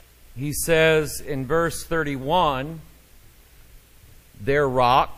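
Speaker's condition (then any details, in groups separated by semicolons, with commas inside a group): No condition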